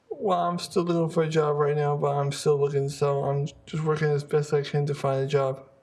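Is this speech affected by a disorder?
Yes: muscular dystrophy.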